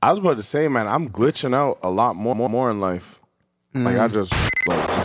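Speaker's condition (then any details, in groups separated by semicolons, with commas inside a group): No condition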